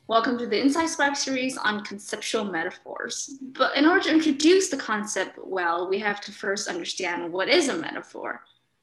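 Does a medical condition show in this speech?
No.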